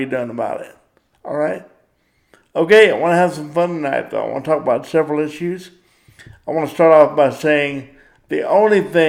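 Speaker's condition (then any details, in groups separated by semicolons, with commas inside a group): Cerebral palsy; power wheelchair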